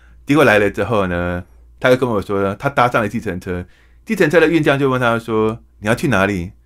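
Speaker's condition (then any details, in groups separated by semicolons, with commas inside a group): Hearing impairment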